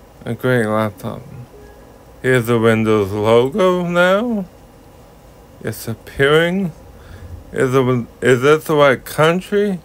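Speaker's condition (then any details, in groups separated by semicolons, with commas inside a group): Ataxic cerebral palsy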